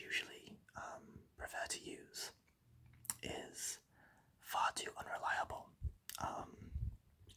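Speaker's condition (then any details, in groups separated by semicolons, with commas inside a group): No condition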